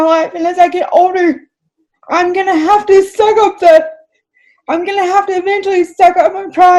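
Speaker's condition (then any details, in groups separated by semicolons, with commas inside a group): Cerebral palsy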